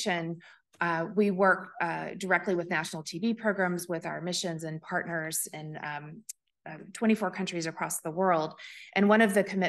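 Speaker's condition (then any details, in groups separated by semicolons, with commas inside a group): No condition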